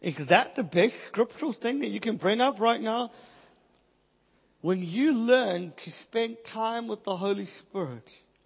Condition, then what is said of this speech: Cleft palate. Things that I find fascinating is that the biggest thing that this has affected is my speech.